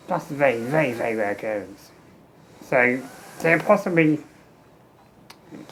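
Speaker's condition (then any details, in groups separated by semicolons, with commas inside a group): Muscular dystrophy; tracheostomy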